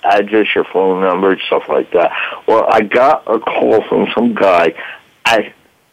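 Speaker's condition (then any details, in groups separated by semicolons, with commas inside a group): Voice box damage from tracheostomy; fire at 30, medic's trach tube damaged voice box, traumatic brain injury, 1-2 week coma; about 35 years since injury, past therapy and psychiatrists; lasting physical voice challenge from damaged voice box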